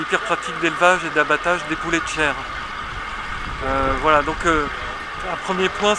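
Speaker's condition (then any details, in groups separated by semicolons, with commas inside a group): No condition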